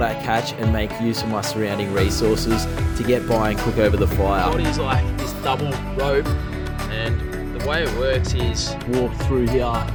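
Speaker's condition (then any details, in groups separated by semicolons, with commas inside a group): No condition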